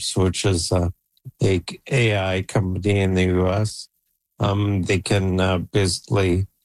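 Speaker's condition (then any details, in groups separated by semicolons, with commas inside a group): ALS; age 48, Neuralink N1 brain implant about 3 months, Toronto Western Hospital trial, thought-controlled computer; voice banked with 11 Labs for AI voice, communicating by computer through Neuralink implant; voice declining, expects soon to lose ability to talk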